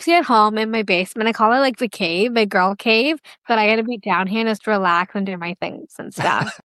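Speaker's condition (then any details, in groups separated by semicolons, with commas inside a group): Down syndrome; duplicate of the 21st chromosome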